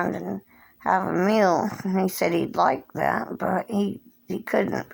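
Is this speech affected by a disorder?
Yes: cerebral palsy; since birth, hand tremors.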